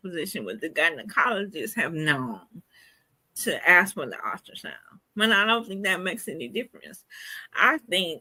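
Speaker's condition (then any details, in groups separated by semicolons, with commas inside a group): Cerebral palsy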